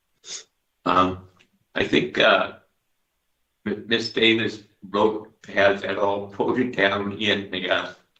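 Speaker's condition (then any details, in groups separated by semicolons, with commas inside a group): Parkinson's disease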